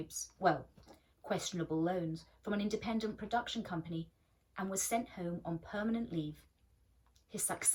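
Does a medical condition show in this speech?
No.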